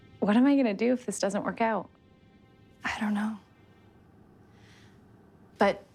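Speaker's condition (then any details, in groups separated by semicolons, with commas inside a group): No condition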